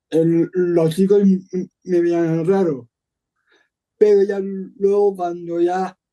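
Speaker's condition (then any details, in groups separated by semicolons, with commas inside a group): Down syndrome; Down syndrome from birth, genetic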